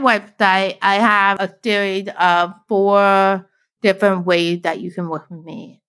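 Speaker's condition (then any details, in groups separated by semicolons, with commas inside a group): Deafblind, born deaf; narrowed visual field; hearing aid on right, cochlear implant on left, about 40 degree visual field; can speak, signing easier than speaking english in videos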